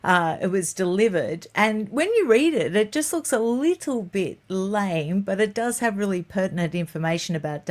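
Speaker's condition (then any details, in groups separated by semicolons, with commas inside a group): No condition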